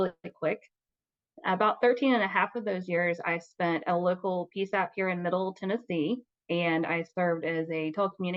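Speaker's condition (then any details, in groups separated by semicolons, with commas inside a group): No condition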